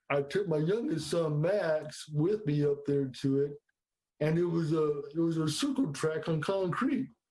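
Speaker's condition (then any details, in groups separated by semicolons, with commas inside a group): Cerebral palsy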